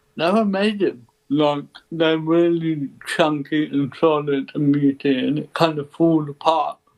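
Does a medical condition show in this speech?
Yes: cerebral palsy; ataxic type.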